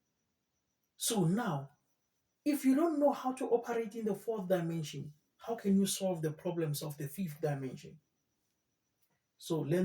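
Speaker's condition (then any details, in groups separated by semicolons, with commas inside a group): No condition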